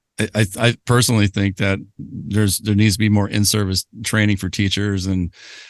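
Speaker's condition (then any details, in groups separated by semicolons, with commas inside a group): No condition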